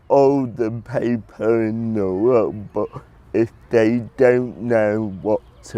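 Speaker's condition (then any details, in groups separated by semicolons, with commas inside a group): Cerebral palsy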